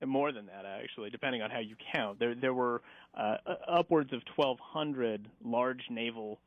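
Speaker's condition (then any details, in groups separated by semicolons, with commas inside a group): No condition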